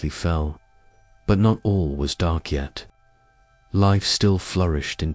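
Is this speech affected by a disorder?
No.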